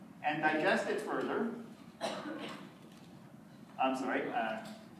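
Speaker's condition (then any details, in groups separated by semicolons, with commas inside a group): No condition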